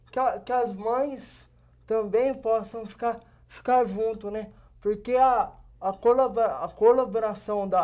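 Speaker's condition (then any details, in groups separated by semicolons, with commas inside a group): Cerebral palsy; age 27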